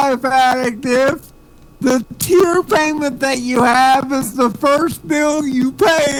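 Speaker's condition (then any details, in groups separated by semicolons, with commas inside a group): Cerebral palsy; speech sounds drunk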